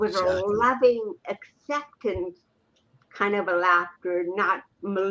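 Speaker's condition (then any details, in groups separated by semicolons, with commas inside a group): Cerebral palsy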